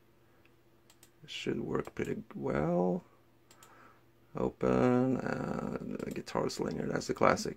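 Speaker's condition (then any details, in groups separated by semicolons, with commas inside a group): No condition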